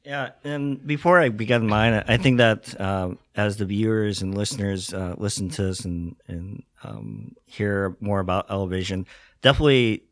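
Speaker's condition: Cleft lip and palate; congenital

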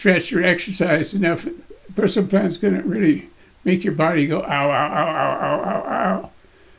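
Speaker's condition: Parkinson's disease; body shakes

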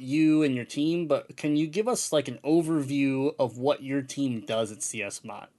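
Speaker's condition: Cleft palate; congenital cleft palate

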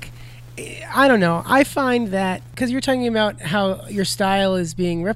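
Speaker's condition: No condition

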